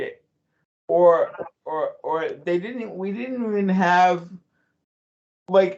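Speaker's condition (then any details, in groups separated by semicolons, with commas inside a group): Cerebral palsy; voice goes up and down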